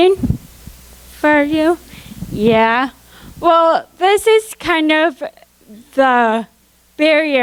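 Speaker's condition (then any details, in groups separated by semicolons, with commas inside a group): Cerebral palsy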